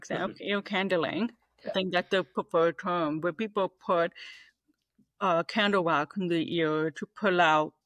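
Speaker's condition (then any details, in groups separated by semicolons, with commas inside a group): Deafness, 98% hearing loss; deaf since childhood, no cochlear implant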